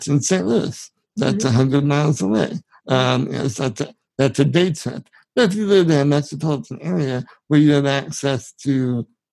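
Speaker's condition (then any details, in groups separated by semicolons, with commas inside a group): Spinal muscular atrophy, severe; needs heavily adapted van for live poker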